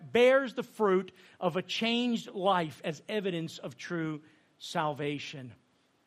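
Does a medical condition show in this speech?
No.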